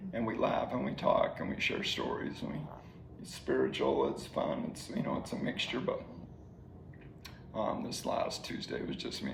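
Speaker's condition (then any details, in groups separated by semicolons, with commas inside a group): ALS; slowly progressing ALS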